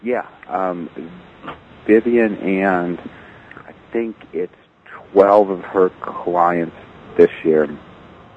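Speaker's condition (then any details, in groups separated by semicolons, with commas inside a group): Stuttering; lifelong stuttering; stutters openly, including at work, mostly not avoiding stuttering; prolonged sounds, blocks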